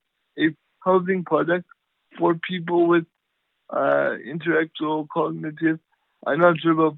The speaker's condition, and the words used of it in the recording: Cerebral palsy. It may come up with some unusual words or some swear words, but it'll work with practice, excuse me, but it'll work.